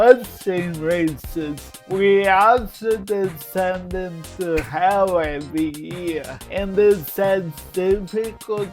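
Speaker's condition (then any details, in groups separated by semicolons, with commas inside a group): Cerebral palsy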